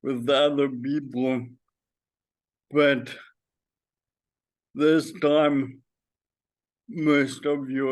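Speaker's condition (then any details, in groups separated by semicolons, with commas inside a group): Friedreich's ataxia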